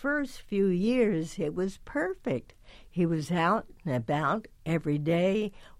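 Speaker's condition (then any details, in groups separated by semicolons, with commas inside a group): Spasmodic dysphonia; neurological, basal ganglia signals vocal cords to clamp down inappropriately, onset about age 50; still receiving periodic botulinum toxin injections into vocal cords; voice previously lost, voice not smooth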